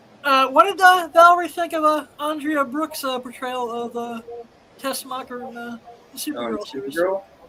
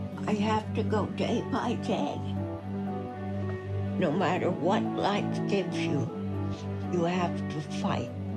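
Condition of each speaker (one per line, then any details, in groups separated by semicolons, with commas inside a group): No condition
Parkinson's disease; degenerative; tremor, cannot walk or write; difficulty talking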